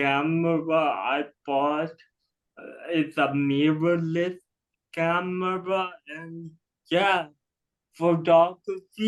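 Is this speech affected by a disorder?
Yes: cerebral palsy.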